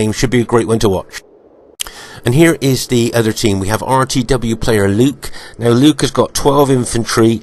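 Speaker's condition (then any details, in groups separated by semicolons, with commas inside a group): No condition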